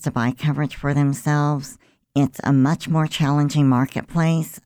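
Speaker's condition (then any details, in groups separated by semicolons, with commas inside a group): Cleft lip and palate; congenital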